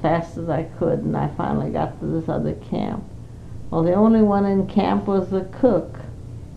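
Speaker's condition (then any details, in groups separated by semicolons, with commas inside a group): Parkinson's; Parkinson's for 5 years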